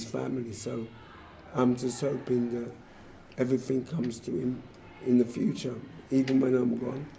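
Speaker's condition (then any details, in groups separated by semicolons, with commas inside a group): Motor neurone disease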